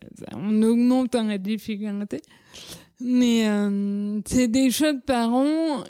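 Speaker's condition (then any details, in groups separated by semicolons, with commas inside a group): Cerebral palsy; childhood speech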